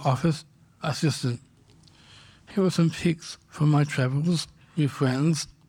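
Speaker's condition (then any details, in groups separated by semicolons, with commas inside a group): Down syndrome; congenital, diagnosed at birth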